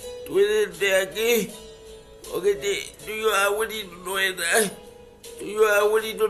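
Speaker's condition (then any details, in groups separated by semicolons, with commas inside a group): Cerebral palsy; speech affected by condition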